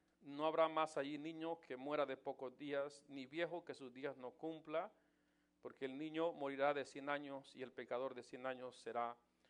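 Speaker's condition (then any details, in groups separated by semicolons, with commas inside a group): No condition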